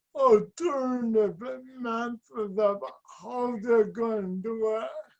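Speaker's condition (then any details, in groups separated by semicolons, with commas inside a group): Speech and mobility impairment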